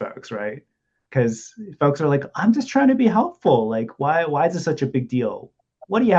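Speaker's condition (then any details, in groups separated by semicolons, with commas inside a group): No condition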